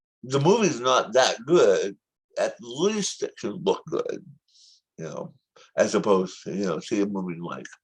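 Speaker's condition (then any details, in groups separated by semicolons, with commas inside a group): Tongue cancer surgery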